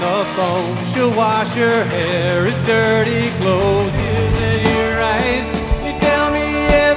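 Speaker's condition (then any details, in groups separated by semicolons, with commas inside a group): No condition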